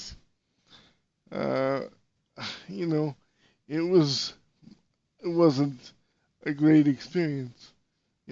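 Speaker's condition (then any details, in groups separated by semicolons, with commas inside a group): Cerebral palsy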